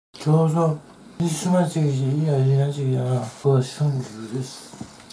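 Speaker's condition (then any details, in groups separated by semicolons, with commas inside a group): Tongue cancer, partial glossectomy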